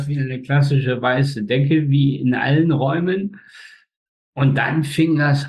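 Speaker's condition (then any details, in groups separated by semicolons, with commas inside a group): Spastic tetraparesis; slightly hoarse from many speeches, runs half marathons, head twisting only in past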